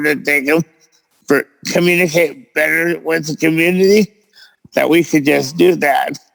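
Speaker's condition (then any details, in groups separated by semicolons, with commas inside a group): Cerebral palsy; present since birth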